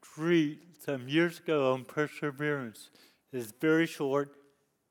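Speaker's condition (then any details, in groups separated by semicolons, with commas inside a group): Cerebral palsy; lifelong disability since youth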